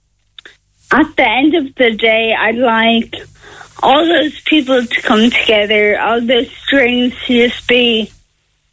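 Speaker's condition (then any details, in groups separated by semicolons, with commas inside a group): Friedreich's ataxia; nerve damage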